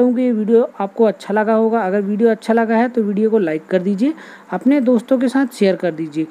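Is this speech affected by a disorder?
No.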